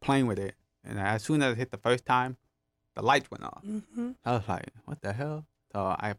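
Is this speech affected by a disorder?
Yes: hearing loss (hard of hearing), drug-induced (gentamicin); right ear profound near deaf, left ear moderate, caused by gentamicin; hearing aids on at all times, reads lips, relies on voice loudness; had speech therapy because of hearing loss.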